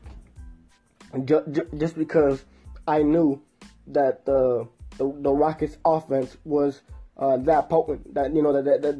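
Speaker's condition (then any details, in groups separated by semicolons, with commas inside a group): Stuttering; may stutter during podcast; repeated sounds, repeated words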